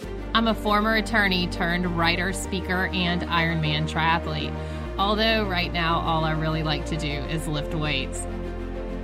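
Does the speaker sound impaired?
No.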